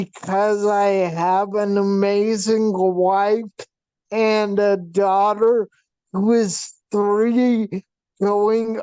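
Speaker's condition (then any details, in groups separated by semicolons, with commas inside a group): Vp shunt failure, brain pressure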